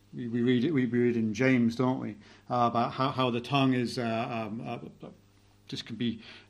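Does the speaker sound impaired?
No.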